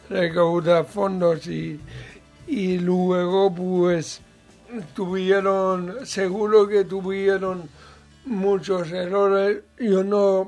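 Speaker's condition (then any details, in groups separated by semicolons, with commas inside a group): Cerebral palsy; mild, lesser degree of disability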